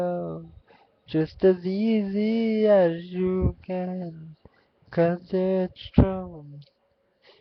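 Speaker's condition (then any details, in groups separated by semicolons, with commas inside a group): Cerebral palsy, quadriplegic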